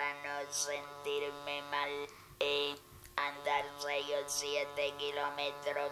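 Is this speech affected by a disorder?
Yes: total laryngectomy; laryngeal cancer, larynx removed; esophageal voice or voice prosthesis.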